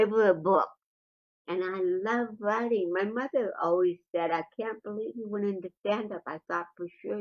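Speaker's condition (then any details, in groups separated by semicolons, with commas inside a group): Cerebral palsy; deaf, neck surgery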